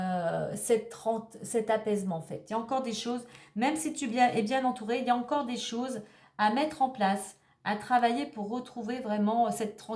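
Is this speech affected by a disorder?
No.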